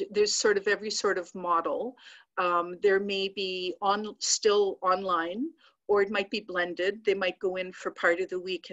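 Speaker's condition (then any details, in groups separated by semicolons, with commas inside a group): No condition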